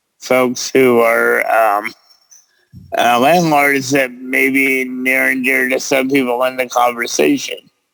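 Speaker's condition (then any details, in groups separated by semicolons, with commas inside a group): Cerebral palsy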